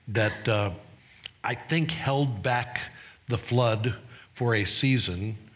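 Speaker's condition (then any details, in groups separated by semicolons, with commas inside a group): No condition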